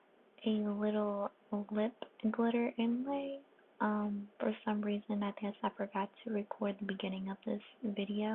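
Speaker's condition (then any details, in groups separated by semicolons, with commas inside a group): No condition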